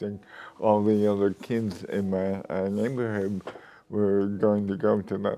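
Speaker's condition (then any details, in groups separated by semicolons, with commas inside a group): Cerebral palsy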